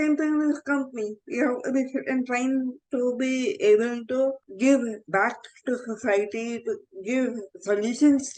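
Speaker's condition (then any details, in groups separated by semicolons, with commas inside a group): Cerebral palsy, mild; mild speech issue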